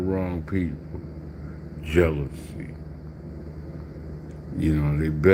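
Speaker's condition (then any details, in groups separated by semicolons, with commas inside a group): Slurred speech; still slurs words occasionally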